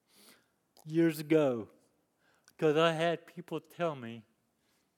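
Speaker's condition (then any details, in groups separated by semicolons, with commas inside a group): Cerebral palsy; lifelong disability since youth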